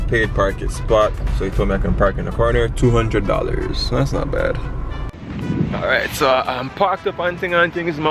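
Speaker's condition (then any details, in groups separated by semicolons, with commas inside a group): No condition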